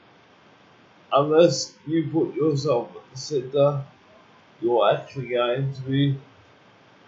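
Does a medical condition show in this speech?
Yes: cerebral palsy; uses wheelchair.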